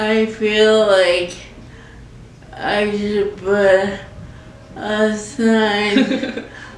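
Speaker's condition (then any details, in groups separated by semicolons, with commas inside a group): ALS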